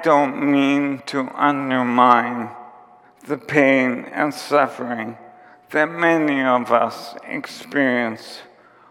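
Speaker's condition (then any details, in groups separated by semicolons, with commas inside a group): ALS; onset with tiredness and clumsiness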